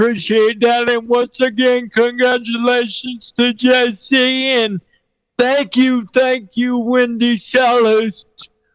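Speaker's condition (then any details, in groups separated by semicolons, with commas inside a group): Cerebral palsy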